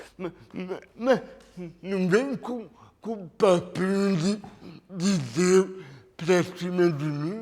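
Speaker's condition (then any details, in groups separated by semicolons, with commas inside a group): Cerebral palsy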